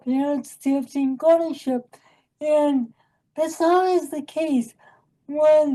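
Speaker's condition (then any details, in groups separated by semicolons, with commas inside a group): Cerebral palsy; from birth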